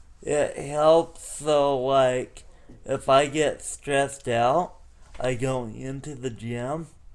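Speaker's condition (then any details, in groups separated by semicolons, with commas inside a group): Cerebral palsy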